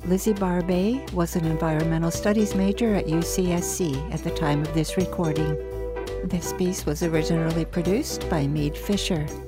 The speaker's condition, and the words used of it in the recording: No condition.